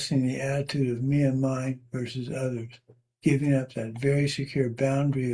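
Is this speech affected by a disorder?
Yes: Parkinson's; tremor varies day to day.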